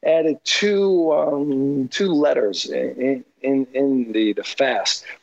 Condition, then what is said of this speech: Aphasia. I, you know, there are things that goes in my my mind that I I did forgot and, or, uh, and pops up in in my mind.